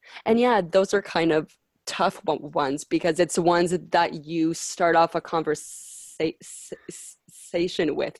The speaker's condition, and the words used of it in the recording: Stuttering. But then if I whisper and speak to an adult, I might stutter, but it's less likely during a whisper.